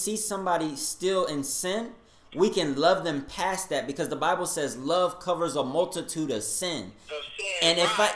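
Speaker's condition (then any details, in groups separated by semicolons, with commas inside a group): No condition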